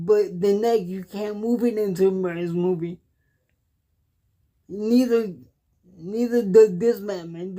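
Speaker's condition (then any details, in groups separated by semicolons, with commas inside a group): Cerebral palsy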